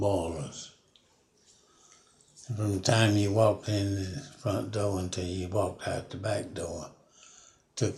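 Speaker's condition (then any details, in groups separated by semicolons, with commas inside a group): Parkinson's disease; never broken a bone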